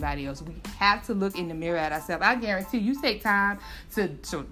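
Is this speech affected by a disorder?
No.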